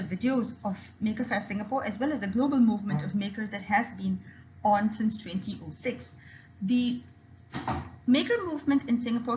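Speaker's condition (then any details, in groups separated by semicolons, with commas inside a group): No condition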